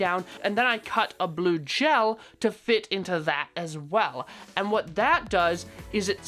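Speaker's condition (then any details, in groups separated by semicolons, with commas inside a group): No condition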